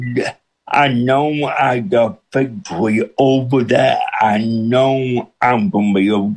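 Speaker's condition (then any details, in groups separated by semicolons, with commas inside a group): Cerebral palsy with speech impediment; speech impediment since birth, hard to understand at first, pastor John Hayes feared nobody could understand, listeners adjust within minutes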